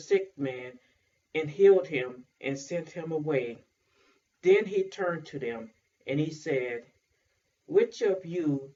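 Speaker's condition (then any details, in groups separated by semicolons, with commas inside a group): No condition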